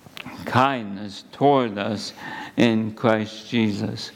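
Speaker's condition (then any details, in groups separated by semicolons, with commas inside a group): ALS; at least a couple of months since diagnosis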